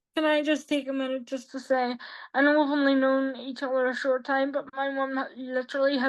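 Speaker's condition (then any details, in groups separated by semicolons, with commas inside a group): Quadriplegic cerebral palsy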